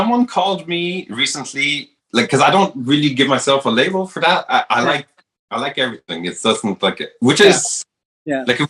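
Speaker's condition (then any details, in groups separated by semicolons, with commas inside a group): No condition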